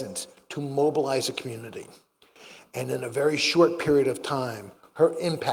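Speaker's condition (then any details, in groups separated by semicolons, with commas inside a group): No condition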